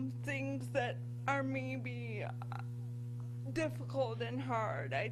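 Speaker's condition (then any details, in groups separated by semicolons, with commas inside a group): Cerebral palsy; from birth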